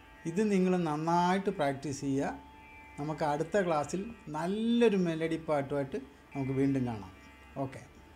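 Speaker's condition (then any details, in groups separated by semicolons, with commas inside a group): No condition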